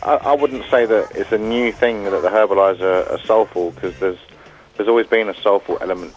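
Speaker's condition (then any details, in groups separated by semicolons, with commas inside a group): No condition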